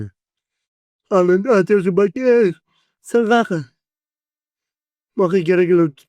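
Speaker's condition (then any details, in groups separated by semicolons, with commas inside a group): Cerebral palsy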